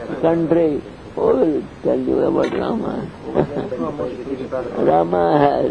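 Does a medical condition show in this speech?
Yes: deafness; cannot hear audience questions; long fluent English story narration, questions from listeners not taken.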